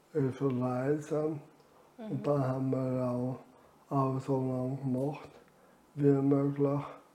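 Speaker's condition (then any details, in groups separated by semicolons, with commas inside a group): ALS; reduced air makes talking effortful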